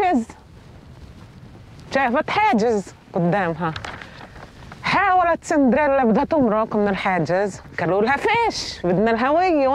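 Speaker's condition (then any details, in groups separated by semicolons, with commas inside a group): No condition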